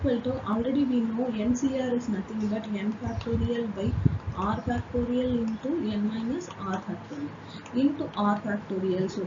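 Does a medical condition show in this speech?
No.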